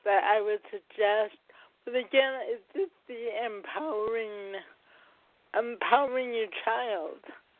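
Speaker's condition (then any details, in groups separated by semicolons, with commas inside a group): Cerebral palsy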